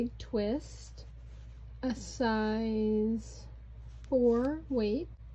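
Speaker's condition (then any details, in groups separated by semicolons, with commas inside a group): No condition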